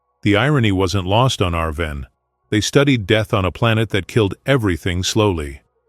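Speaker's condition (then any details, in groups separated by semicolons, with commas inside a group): No condition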